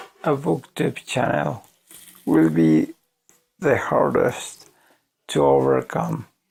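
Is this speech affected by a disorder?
Yes: ALS.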